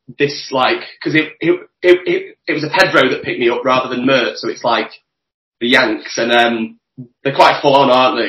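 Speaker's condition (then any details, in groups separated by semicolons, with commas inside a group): Stutter; lifelong stutter since young age, much worse in childhood and at 17, much improved since; stutter more or less squared away, talks freely and at length, may still sound like glitching; possible glitch-like disfluencies, once unable to get words out or say own name, feared phone calls; repeated sounds, repeated words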